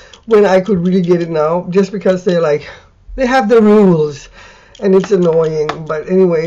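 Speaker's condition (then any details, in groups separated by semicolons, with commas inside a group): No condition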